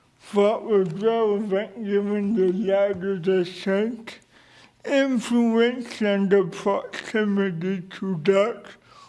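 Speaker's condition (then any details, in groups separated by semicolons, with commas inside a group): Cerebral palsy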